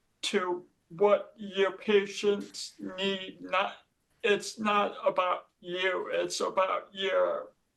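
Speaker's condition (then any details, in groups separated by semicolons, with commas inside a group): Cerebral palsy; mild limp; diagnosed age 3; speech affected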